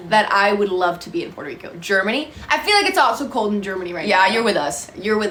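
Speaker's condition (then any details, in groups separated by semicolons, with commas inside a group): No condition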